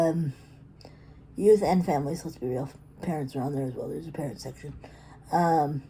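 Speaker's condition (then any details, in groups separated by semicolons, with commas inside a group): Cerebral palsy; predominantly physical; articulate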